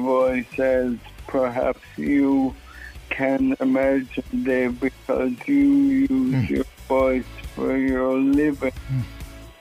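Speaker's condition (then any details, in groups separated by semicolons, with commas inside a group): Motor neuron disease; onset with tremors, some days hard to walk; tremors began nearly 2 years ago, diagnosed 18 months ago; voice affected, voice not lost currently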